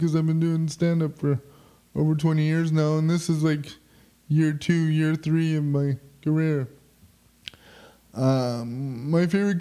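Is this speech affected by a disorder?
Yes: quad spastic cerebral palsy; spastic quadriplegic cerebral palsy, uses power wheelchair; chronic pain, ongoing spasticity, spastic laughter.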